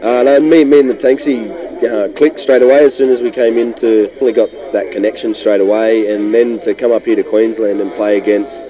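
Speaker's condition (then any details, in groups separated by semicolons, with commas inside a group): No condition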